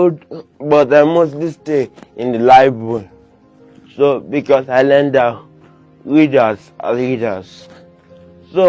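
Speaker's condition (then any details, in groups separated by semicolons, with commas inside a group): Cerebral palsy; limits movement and coordination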